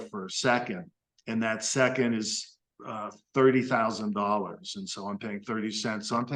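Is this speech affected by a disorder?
No.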